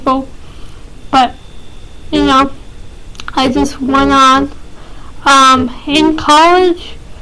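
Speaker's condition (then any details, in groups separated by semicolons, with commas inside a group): Cerebral palsy, mild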